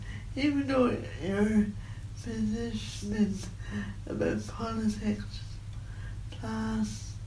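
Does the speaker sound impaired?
Yes: cerebral palsy; uses wheelchair.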